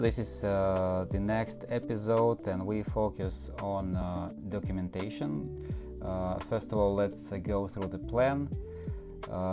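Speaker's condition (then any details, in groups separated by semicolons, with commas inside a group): No condition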